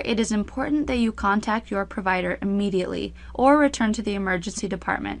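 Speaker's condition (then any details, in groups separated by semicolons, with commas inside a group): No condition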